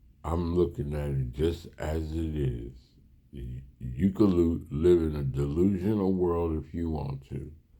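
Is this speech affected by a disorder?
Yes: slurred speech.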